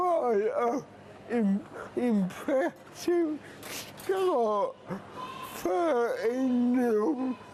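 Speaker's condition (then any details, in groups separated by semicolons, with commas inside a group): Cerebral palsy; since birth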